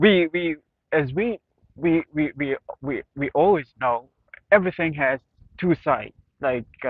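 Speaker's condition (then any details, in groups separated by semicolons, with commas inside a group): No condition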